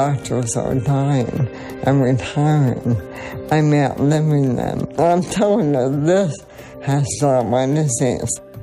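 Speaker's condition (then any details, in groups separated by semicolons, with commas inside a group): ALS; over 25 years since onset, uses cannabis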